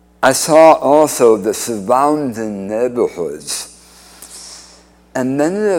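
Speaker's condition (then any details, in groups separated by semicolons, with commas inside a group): Speech impediment after cancer surgery; radiation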